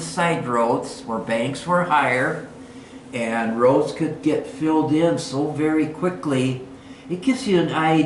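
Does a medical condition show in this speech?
No.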